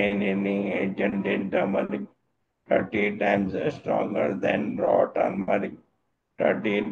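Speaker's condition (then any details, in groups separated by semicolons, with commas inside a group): Motor neurone disease; voice strong and loud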